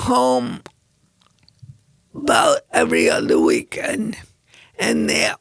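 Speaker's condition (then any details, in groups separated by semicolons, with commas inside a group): Cerebral palsy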